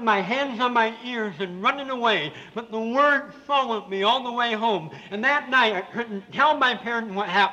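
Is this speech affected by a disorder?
Yes: severe cleft palate with lisp; congenital, hole in roof of mouth, no upper lip, half nose, many corrective surgeries; still speaks with a lisp, hard to understand, could not speak clearly for first 17 years.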